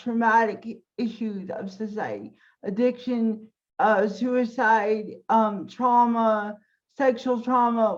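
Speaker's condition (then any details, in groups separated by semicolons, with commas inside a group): Cerebral palsy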